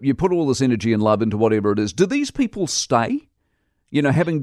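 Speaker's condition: No condition

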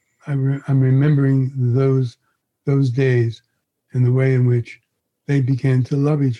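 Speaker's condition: Parkinson's disease; chief symptom exhaustion, torpor, sluggishness, lethargy rather than tremor

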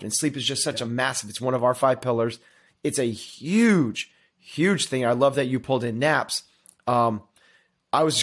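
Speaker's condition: No condition

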